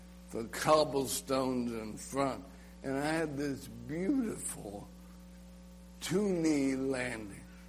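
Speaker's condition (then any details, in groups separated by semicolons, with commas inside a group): ALS; ALS (amyotrophic lateral sclerosis, Lou Gehrig's), nerve disease attacking nerves and muscles; slurred, slow speech, choking, spitting, swallowing problems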